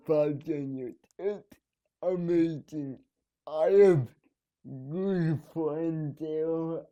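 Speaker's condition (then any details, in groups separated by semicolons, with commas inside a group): Cerebral palsy; needs help at night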